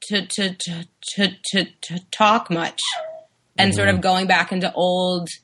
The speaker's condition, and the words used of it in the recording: Stuttering. My stuttering has been out of control.